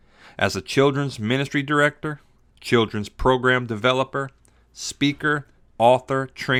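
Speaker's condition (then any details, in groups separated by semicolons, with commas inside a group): No condition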